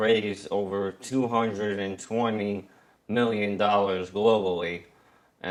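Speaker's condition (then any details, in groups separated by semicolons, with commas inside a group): ALS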